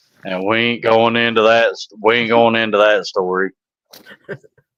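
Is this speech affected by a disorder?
No.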